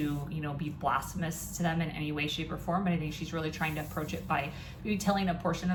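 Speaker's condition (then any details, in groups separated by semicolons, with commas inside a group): No condition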